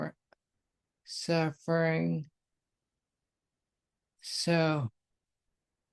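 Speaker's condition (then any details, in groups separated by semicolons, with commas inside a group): Multiple sclerosis; voice awkward, relaxants make voice harder to control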